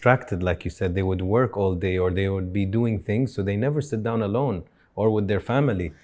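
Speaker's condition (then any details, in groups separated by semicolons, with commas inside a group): No condition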